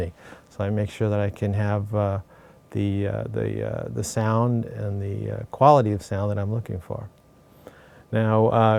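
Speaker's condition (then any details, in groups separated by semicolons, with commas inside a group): No condition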